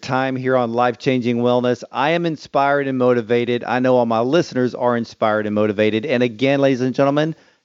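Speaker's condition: No condition

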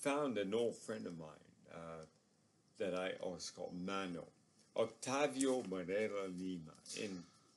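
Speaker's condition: ALS; progressively crippling neurological disorder

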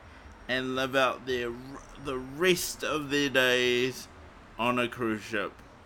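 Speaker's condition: Cerebral palsy; surgery at about age five due to cerebral palsy, morphine not allowed after it

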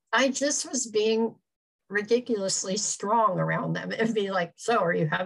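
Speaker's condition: Cleft palate, severe; unable to be fed as infant

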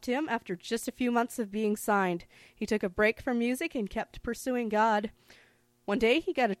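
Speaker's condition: No condition

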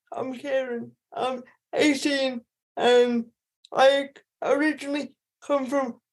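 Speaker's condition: Speech impediment; self-conscious about speech, took four hours to record a one-minute piece

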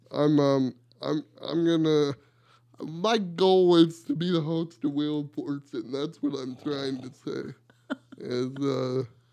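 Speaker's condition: Cerebral palsy; wheelchair user

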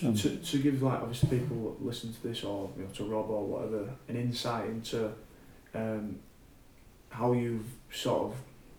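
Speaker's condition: No condition

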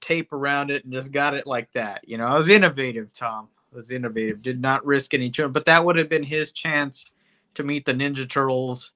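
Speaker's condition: No condition

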